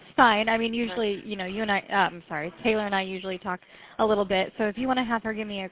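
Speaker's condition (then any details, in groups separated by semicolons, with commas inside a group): No condition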